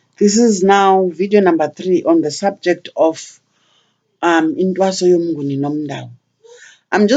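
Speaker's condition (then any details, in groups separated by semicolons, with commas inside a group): No condition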